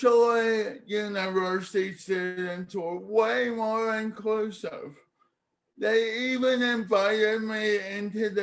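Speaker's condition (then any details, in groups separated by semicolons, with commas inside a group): Cerebral palsy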